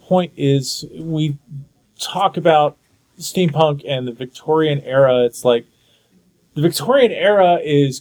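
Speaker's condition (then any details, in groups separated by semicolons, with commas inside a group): No condition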